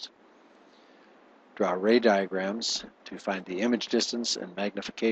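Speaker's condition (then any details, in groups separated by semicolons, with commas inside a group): No condition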